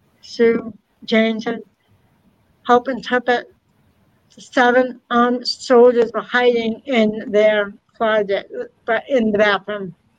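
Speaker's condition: Hard of hearing, cochlear implant

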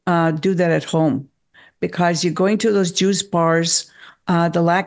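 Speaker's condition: No condition

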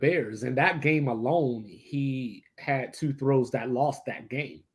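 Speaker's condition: No condition

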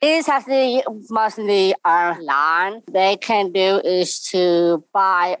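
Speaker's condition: Down syndrome; congenital

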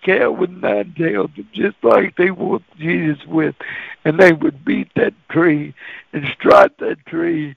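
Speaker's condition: Cerebral palsy; can't talk plain when nervous

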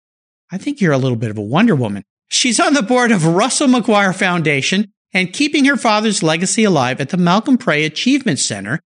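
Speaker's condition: No condition

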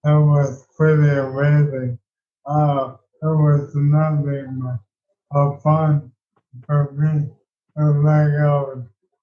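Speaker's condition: ALS; walked with two walking sticks at an earlier stage

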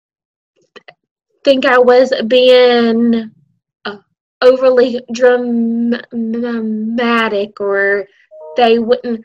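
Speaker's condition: Stuttering; childhood onset, school speech therapy since learning to talk; prolonged sounds, blocks

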